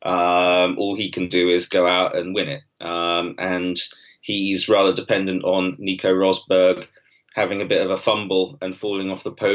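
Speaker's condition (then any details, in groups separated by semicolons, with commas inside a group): No condition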